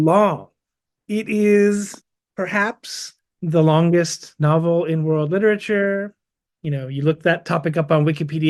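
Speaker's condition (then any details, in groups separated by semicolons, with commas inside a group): No condition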